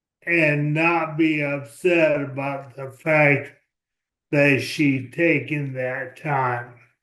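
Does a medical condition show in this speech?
Yes: ALS.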